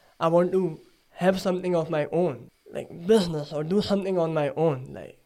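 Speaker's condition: Cleft palate; speech sounds different

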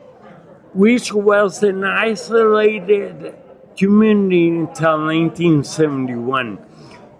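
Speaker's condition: Acquired ataxia with dysarthria; Lance-Adams syndrome, brain damage after Legionnaires' pneumonia from contaminated jacuzzi, 12-day induced coma, onset at 39; not progressive, myoclonus, impaired balance and hand coordination, no cure or medication offered; hard to speak and articulate, chest heaviness when speaking, bites tongue 2-3 times daily eating

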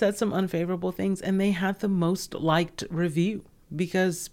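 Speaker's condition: No condition

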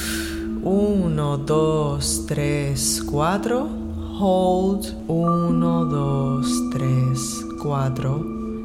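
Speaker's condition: No condition

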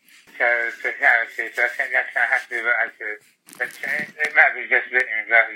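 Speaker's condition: Tongue cancer, glossectomy; most of tongue removed

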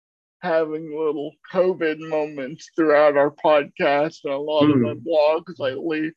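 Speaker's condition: Cerebral palsy; uses a wheelchair

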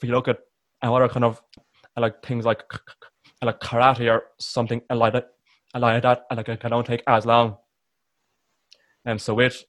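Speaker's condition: Stutter; childhood speech therapy; less than half as severe around people who stutter, much worse with fluent speakers; prolonged sounds, blocks

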